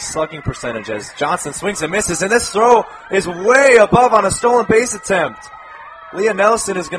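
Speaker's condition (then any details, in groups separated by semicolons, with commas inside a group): No condition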